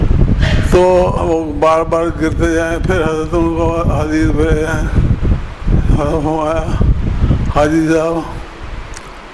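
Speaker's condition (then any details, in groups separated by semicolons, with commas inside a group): Difficulty speaking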